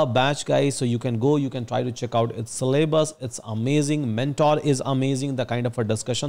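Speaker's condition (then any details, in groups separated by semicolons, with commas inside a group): No condition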